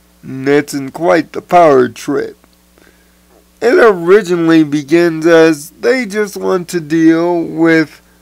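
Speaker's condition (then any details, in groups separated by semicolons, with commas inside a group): Cerebral palsy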